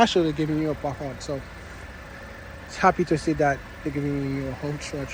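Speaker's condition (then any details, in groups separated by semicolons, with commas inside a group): No condition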